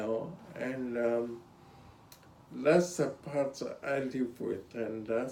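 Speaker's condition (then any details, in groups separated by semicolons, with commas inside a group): Spinocerebellar ataxia (sca7)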